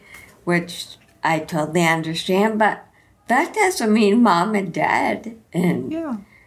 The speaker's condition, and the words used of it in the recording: Ataxia. And I think I'm fortunate in that I know I slur my speech